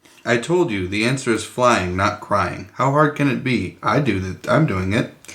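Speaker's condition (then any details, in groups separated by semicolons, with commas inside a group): No condition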